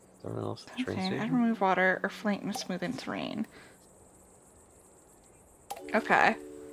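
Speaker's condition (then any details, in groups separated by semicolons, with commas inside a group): No condition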